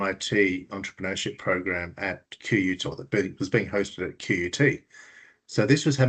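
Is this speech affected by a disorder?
No.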